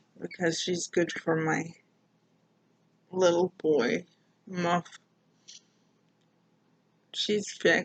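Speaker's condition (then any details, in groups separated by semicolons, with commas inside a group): Mild cerebral palsy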